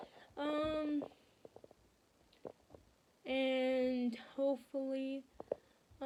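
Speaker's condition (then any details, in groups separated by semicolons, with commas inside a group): Cerebral palsy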